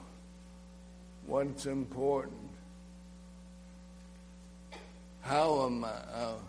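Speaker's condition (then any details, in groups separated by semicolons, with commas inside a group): ALS; ALS (amyotrophic lateral sclerosis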